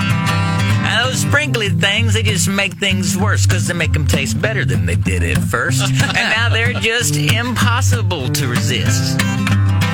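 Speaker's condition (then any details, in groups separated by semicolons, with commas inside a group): No condition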